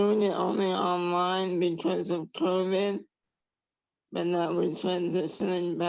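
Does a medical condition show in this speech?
Yes: traumatic brain injury.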